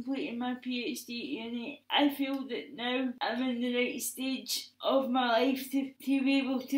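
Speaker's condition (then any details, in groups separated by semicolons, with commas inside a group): Cerebral palsy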